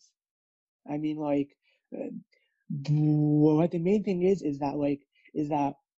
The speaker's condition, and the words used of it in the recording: Stuttering. But now it's like, it's controllable, it's manageable, like, I use a voluntary stuttering still to this day, every single